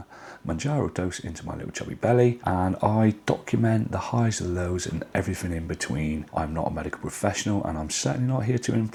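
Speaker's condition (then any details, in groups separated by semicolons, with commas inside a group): No condition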